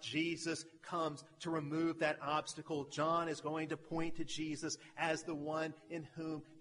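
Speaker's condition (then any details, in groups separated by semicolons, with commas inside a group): No condition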